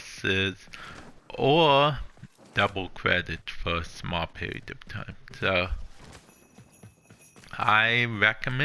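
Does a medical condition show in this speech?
Yes: cerebral palsy; affects speech.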